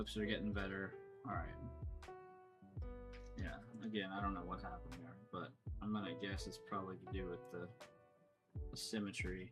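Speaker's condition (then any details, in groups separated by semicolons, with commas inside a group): No condition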